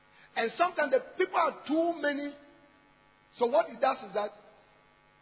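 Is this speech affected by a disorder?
No.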